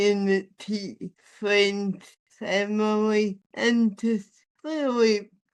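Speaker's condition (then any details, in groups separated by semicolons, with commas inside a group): Athetoid spastic cerebral palsy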